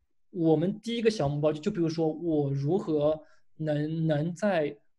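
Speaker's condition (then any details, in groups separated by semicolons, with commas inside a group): Stuttering; stuttering since early primary school, blocks when called on, fluent in choral reading, childhood ENT visit unhelpful; controls speaking speed with techniques, slow relaxed pace, techniques make stuttering noticeable to listeners; repeated sounds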